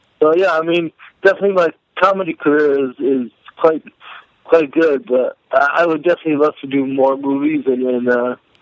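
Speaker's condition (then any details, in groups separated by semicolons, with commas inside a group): Cerebral palsy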